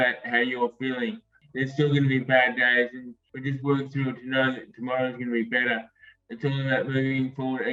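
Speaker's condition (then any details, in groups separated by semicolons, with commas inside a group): Acquired brain injury; speech gradually improving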